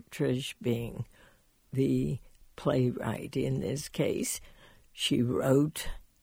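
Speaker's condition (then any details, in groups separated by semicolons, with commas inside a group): Spasmodic dysphonia; then off air until voice heals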